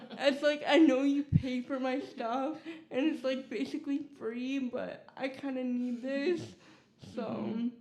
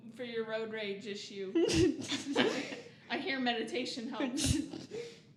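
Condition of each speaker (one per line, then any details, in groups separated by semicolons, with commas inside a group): Cerebral palsy; core and balance affected, manual wheelchair, slow handwriting; physical therapy, walks with assistance, regresses without therapy
No condition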